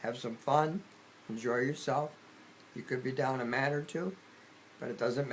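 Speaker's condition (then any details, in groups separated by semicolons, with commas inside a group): Amyotrophic lateral sclerosis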